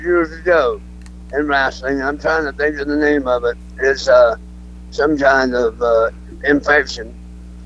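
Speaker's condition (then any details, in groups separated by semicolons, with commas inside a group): Throat cancer; cancer survivor, alive and well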